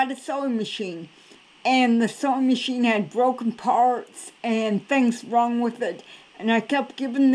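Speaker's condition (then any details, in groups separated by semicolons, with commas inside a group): Cerebral palsy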